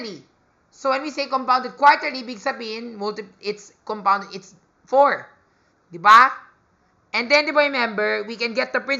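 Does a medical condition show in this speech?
No.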